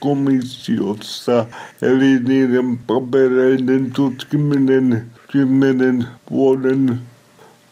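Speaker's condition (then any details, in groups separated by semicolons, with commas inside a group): Cerebral palsy; somewhat unclear, self-described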